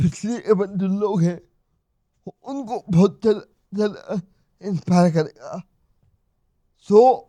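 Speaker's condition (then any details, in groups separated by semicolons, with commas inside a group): Cerebral palsy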